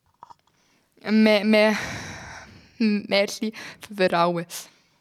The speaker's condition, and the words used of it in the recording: Stuttering. Ich bin sehr aufgeregt und bekomme schneller Pause und bekomme auch schwierige Hänge.